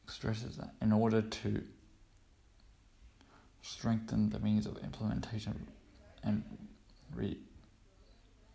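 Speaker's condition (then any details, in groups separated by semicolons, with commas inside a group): Cerebral palsy; cerebral palsy since birth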